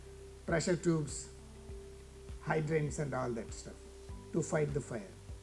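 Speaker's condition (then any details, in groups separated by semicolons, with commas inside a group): No condition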